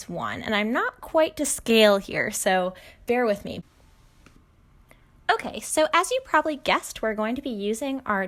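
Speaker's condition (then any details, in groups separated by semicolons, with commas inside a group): No condition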